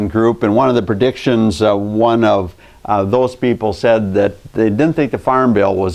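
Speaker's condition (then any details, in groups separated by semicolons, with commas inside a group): No condition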